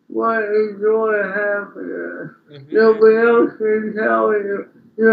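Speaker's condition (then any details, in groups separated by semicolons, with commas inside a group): Speech impairment after birth surgery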